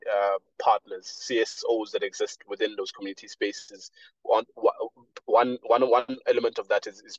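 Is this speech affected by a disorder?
Yes: stammer; stammer since at least high school, used debating and public speaking to build speaking confidence; stammers a lot, self-described speech impediment; here repeated sounds, repeated words.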